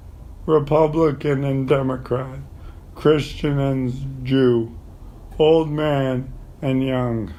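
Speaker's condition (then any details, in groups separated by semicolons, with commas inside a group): ALS; terminal; voice is going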